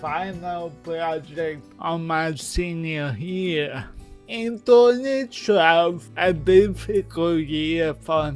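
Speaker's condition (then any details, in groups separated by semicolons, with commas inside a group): Cerebral palsy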